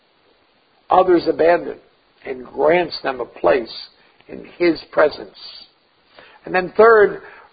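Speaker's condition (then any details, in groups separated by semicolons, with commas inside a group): No condition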